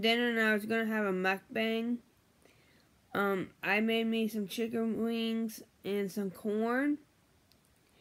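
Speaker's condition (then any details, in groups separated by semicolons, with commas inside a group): Brain injury; memory problems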